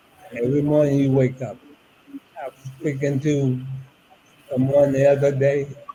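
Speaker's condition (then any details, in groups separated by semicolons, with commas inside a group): ALS; about eight years since diagnosis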